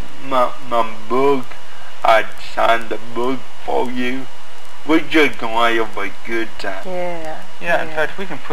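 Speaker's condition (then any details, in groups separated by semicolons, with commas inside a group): Cerebral palsy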